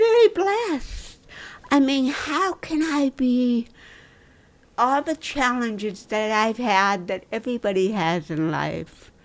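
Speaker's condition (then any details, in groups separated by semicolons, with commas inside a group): Dystonia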